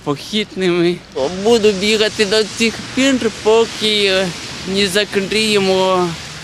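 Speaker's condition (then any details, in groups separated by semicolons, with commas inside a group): Cerebral palsy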